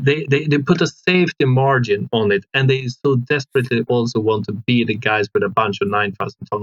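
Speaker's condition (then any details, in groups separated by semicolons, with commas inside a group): No condition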